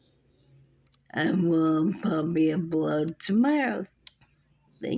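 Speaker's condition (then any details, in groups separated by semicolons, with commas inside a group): Muscular dystrophy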